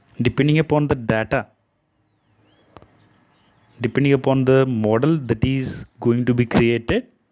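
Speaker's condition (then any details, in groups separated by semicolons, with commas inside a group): No condition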